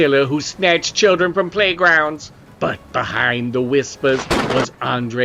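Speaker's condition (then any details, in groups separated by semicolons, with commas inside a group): No condition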